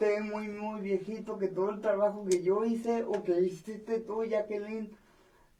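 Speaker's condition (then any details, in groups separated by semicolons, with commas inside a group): Cerebral palsy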